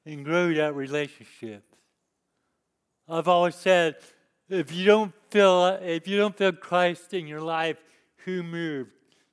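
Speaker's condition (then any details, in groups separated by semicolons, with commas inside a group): Cerebral palsy; lifelong disability since youth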